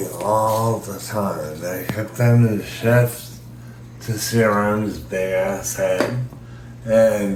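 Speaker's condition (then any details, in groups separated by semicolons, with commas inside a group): Brain injury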